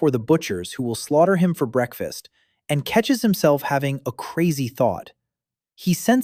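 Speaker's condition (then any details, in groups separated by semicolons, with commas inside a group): No condition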